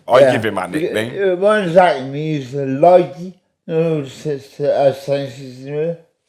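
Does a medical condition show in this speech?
Yes: medication-induced speech impediment.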